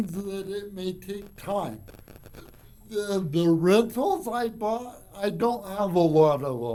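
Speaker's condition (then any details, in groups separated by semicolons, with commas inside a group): Cerebral palsy; from birth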